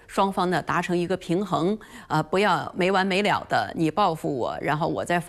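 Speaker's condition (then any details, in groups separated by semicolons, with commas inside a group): No condition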